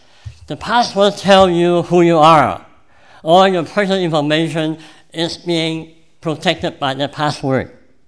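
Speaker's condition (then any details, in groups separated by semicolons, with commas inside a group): Cleft palate; congenital cleft palate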